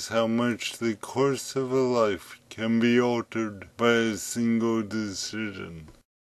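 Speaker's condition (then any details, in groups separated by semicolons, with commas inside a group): Cerebral palsy; from birth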